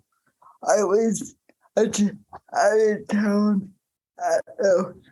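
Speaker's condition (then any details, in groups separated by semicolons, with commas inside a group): Cerebral palsy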